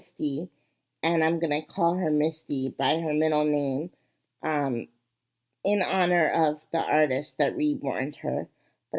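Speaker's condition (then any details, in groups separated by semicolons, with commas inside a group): Cerebral palsy; wheelchair user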